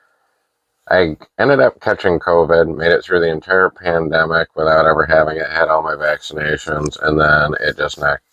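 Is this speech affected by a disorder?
No.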